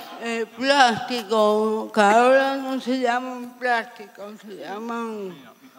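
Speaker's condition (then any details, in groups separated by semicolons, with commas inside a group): Severe cerebral palsy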